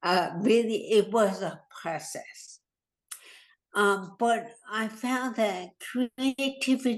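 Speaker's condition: Hemorrhagic stroke; trouble putting thoughts into language, brain works faster than tongue, hard getting words out quickly

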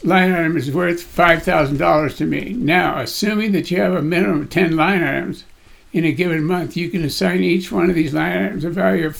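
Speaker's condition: Parkinson's disease; voice shakes, body shakes

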